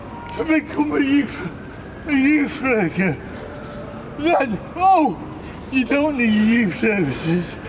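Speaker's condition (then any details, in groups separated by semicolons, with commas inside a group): Cerebral palsy; from birth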